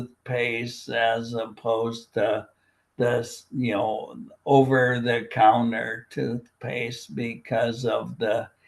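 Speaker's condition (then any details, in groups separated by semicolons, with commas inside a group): Primary lateral sclerosis, bulbar onset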